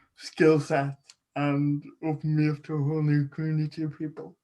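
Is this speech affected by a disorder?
Yes: cerebral palsy.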